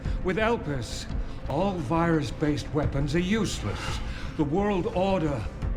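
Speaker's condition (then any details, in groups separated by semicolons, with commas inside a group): No condition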